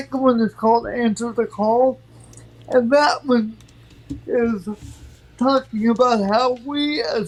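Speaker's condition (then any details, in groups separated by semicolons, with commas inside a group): Cerebral palsy; from birth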